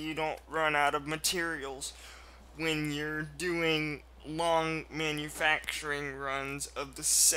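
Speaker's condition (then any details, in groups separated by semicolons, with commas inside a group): Cerebral palsy, mild; speech sometimes affected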